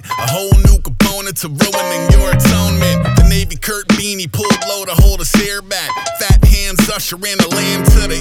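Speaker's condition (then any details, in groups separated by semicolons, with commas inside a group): No condition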